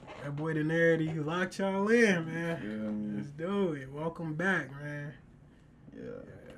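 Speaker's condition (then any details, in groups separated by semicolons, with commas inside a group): No condition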